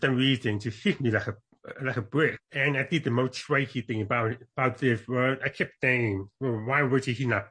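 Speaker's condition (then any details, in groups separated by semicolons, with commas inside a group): Deafness, congenital; deaf accent, tries to speak as clearly as possible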